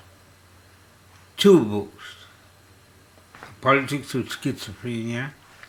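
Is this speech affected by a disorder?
Yes: slurred speech from poisoning.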